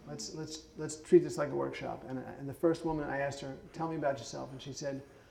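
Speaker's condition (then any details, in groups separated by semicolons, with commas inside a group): Parkinson's; stopped working as lawyer at 48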